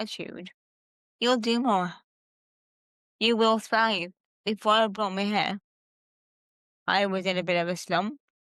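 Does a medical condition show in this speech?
Yes: cerebral palsy.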